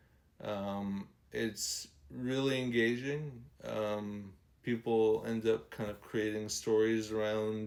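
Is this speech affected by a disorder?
Yes: ALS.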